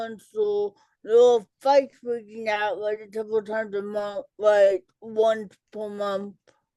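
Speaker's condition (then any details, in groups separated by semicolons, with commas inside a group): Cerebral palsy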